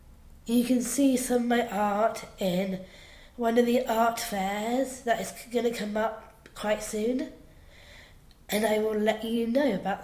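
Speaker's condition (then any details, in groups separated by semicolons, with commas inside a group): Down syndrome; down syndrome since birth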